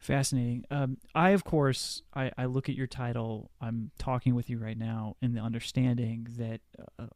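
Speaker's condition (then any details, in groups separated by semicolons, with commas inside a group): No condition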